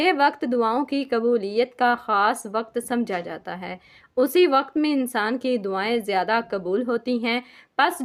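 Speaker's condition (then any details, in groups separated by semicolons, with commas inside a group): No condition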